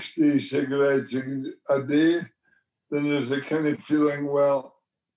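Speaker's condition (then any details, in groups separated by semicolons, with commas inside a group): Motor neurone disease; twitching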